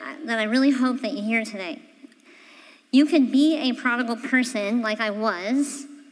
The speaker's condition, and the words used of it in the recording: Cleft palate. So when you're born with a cleft palate, it's where you don't have a section of the roof of your mouth. That's why I sound the way I do.